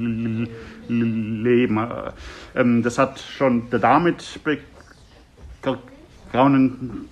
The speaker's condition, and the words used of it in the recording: Stuttering. Ja, es ist im Prinzip tatsächlich so, dass ich Probleme habe, nicht zu stottern.